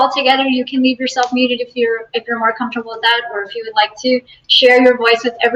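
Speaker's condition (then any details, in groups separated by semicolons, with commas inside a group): No condition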